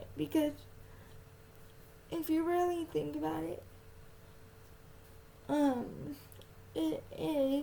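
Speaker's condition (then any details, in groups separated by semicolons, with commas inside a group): Cerebral palsy, spastic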